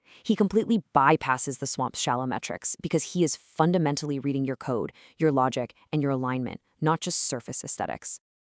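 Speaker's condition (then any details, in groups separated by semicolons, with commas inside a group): No condition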